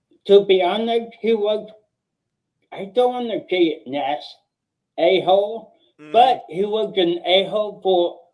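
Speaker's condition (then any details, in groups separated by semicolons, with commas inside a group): Ataxic cerebral palsy; mildest kind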